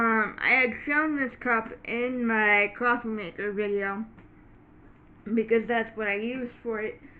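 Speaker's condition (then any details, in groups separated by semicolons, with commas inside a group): Cerebral palsy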